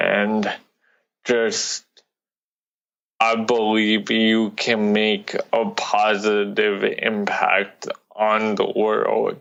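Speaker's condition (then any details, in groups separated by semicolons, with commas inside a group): Cerebral palsy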